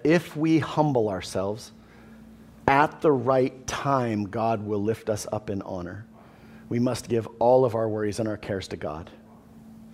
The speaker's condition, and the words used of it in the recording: None; typical speech.